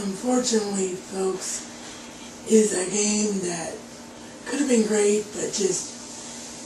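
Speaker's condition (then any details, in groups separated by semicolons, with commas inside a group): Cerebral palsy; wheelchair bound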